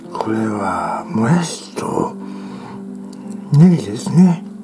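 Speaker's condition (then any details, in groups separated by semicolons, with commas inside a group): Tongue cancer, partial glossectomy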